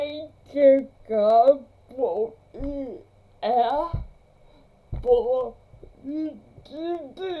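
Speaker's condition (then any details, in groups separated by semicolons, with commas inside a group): Cerebral palsy; since birth, difficult birth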